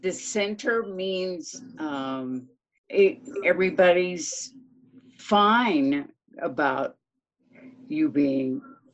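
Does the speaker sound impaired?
Yes: aphasia; acquired Aphasia, caused by auto accident; attends twice-weekly Aphasia Center of Tucson support and therapy group, meeting on Zoom.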